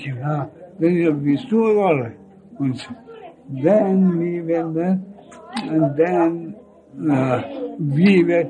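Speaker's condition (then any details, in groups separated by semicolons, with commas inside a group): Speech loss after head injury; very difficult to utter words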